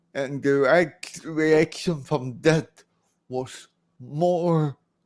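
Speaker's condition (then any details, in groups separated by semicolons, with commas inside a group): Cerebral palsy, severe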